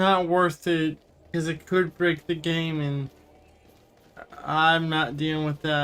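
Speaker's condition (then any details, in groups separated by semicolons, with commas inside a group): Cerebral palsy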